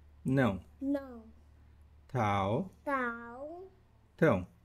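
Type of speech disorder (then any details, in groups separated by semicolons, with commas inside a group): Apraxia of speech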